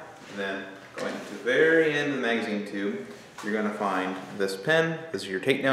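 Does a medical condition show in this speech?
No.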